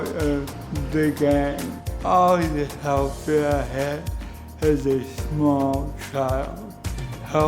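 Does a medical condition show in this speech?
Yes: cerebral palsy; present from birth.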